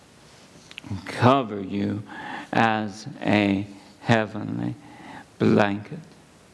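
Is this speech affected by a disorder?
Yes: ALS; under neurologist care.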